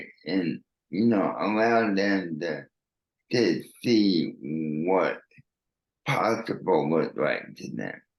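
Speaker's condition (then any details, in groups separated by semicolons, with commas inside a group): Cerebral palsy; therapy from early childhood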